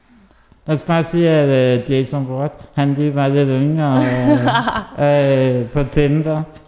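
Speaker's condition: Muscular dystrophy (muskelsvind); recessive

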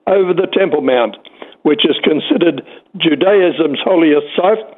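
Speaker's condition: No condition

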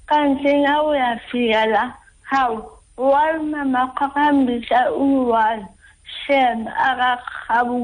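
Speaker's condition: Cerebral palsy, ataxic; able to speak

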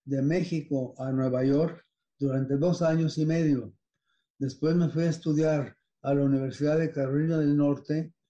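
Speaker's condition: Parkinson's disease; onset 12 to almost 13 years ago

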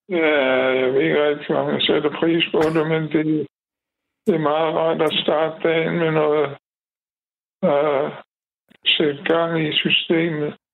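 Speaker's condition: Drug-induced parkinsonism; not Parkinson's disease, psychiatric medication side effects, medication change planned, previously tried Cyprexa

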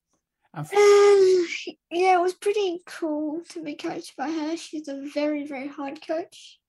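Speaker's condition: Cerebral palsy; spastic dystonic quadriplegia, limits daily tasks such as getting dressed

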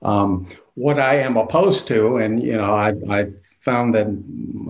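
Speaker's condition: No condition

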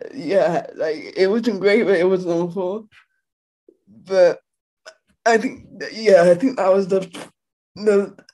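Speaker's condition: Quadriplegic cerebral palsy; present from birth

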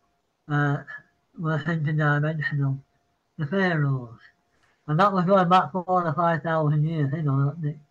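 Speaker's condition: Parkinson's; citing Parkinson's

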